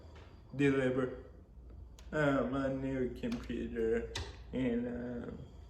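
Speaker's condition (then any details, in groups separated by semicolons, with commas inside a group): Cerebral palsy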